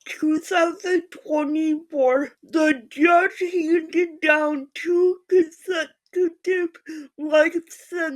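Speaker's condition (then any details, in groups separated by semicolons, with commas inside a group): Physical speech impairment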